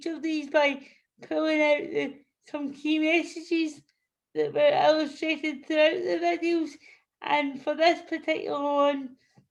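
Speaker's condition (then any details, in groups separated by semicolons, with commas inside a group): Cerebral palsy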